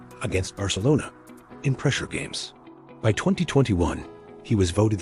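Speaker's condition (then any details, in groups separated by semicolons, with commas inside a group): No condition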